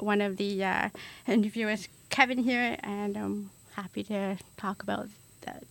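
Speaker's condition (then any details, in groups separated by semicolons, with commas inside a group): Hard of hearing; hard of hearing since age one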